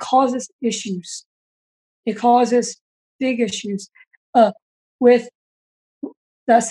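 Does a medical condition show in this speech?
Yes: Down syndrome; used cue cards when first presenting.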